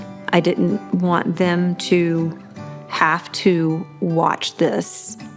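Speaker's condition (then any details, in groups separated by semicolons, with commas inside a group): No condition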